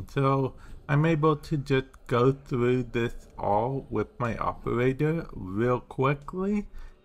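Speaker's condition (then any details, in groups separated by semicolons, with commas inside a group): Cerebral palsy; affects speech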